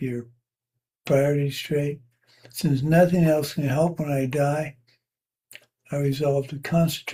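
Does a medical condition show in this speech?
Yes: Parkinson's; tremor varies day to day.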